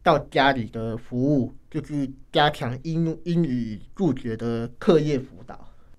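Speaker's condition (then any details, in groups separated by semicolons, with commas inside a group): Hearing loss, acquired, moderate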